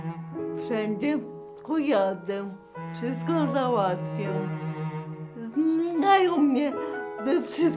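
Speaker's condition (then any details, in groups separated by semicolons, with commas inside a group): Cerebral palsy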